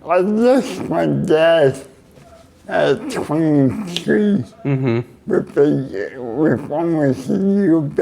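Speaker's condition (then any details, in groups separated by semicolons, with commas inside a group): Cerebral palsy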